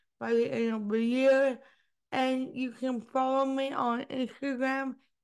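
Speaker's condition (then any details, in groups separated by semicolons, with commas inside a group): Cerebral palsy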